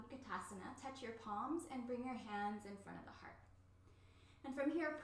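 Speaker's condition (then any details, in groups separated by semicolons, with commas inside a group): No condition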